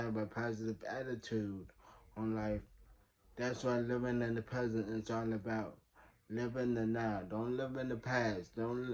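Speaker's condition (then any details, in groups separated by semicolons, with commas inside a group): Traumatic brain injury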